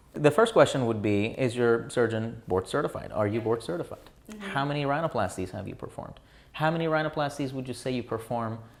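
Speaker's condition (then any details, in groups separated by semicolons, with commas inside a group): No condition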